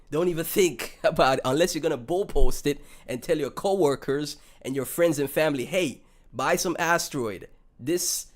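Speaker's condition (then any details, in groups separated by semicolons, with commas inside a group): No condition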